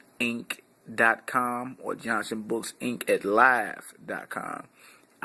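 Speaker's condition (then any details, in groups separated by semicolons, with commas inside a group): No condition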